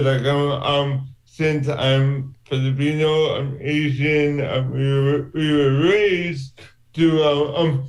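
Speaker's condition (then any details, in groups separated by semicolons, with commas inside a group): Cerebral palsy; from birth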